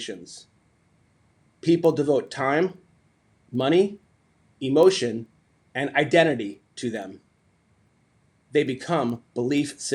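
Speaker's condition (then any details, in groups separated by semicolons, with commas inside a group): No condition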